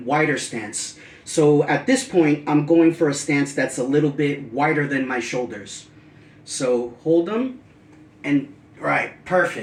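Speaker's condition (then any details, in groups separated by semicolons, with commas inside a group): No condition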